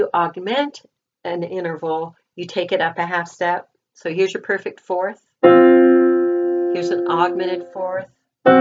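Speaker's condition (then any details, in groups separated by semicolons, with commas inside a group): No condition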